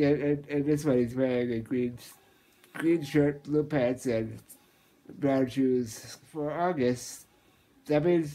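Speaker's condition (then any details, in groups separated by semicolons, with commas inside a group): Muscular dystrophy, Duchenne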